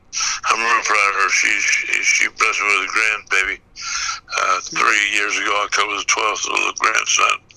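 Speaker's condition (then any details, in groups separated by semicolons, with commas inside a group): Parkinson's; brain surgery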